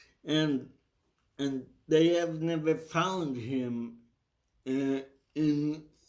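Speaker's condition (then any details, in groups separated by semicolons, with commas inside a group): Cerebral palsy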